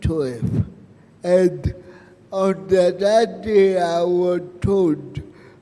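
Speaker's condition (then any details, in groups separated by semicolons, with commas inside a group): Cerebral palsy; present from birth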